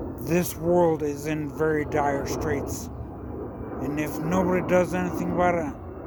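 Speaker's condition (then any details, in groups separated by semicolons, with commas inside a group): Traumatic brain injury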